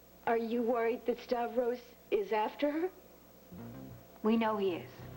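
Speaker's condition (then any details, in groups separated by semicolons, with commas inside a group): No condition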